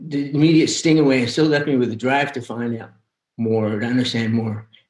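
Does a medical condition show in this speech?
Yes: young onset Parkinson's; age 59, about 30 years since diagnosis, long list of daily pills, walking fairly steadily after months of physical therapy.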